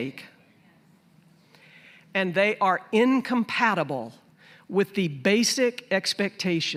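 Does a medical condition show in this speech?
No.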